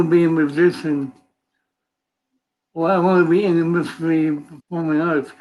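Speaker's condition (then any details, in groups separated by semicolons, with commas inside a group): Cerebral palsy; speech impediment since childhood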